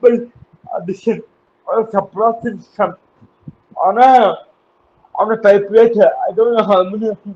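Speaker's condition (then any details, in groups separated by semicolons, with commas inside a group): Cerebral palsy; uses wheelchair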